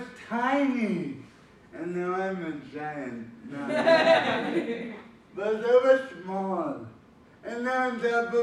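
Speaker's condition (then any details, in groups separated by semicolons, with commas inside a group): Cerebral palsy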